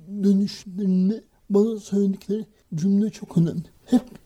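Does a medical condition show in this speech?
Yes: cerebral palsy; hand tremor, unable to write by hand.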